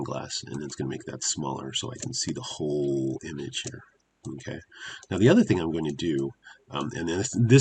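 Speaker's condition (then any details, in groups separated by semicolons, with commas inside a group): No condition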